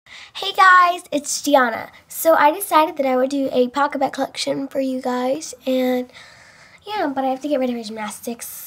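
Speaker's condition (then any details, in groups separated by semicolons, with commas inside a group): No condition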